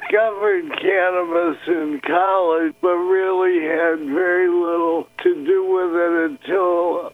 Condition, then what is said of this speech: Parkinson's disease. For example, my speech may sound slow or halting to you.